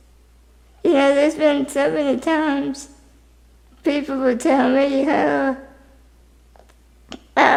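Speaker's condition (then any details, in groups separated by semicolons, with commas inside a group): Spinal muscular atrophy type 2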